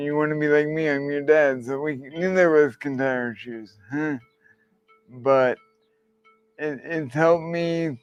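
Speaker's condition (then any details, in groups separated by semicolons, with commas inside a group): Traumatic brain injury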